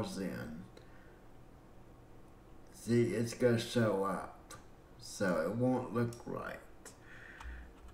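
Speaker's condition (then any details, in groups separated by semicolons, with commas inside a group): Cerebral palsy; breathing fine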